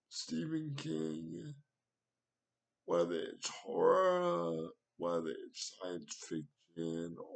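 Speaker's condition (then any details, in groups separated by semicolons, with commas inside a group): Cerebral palsy; wheelchair, needs transfer help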